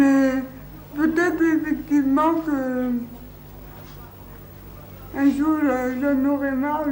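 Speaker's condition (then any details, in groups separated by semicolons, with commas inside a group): Cerebral palsy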